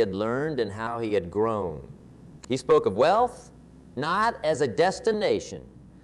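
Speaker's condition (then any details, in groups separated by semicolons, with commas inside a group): No condition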